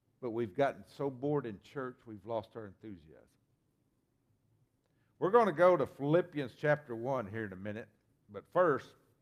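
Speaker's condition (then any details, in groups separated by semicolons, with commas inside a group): No condition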